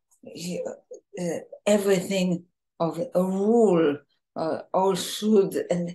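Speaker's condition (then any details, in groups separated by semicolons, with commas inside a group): ALS, bulbar form, bulbar onset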